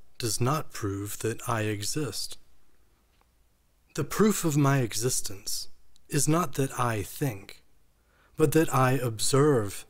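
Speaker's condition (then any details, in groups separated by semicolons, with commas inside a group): No condition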